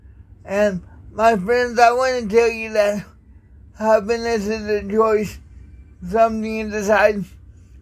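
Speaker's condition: Cerebral palsy

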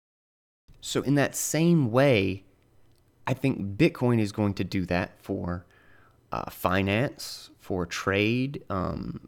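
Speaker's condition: No condition

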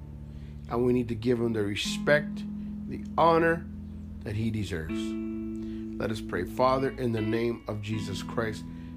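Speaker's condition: No condition

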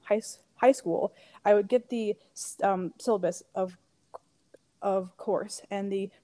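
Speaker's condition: Stutter; childhood-onset stutter from age 5 or 6, father also stuttered but outgrew it, constant since high school; ongoing stutter, still stutters during presentations, now leans into stuttering rather than shutting down; hard time with letter b, worse when nervous or emotional, facial contortions when stuttering; repeated sounds, repeated words

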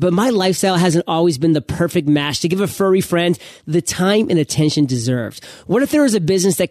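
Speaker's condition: No condition

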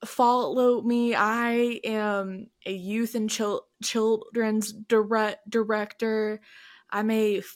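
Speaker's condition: Stuttering; attended speech therapy; stutters more on hard speaking days; repeated sounds, prolonged sounds

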